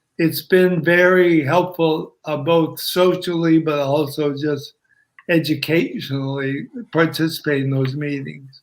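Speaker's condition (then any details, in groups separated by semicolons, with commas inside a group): ALS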